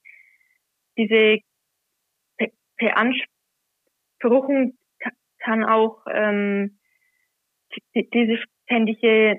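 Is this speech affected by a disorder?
Yes: stuttering; covert stuttering, noticed around age 10, hidden until age 21; no longer hiding stuttering, regularly reads gospel or epistle aloud as church lector; reading aloud not stutter-free, anticipates problem words, once hid by word switching and fillers, avoided t-words at school; here prolonged sounds, blocks.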